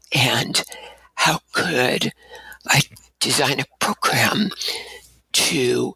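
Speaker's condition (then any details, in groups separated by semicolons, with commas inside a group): Abductor spasmodic dysphonia; breathiness from vocal folds opening involuntarily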